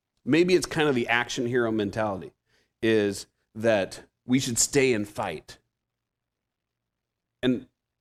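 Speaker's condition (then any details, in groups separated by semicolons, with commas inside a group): No condition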